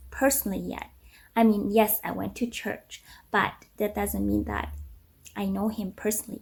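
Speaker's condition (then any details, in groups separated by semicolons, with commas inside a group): No condition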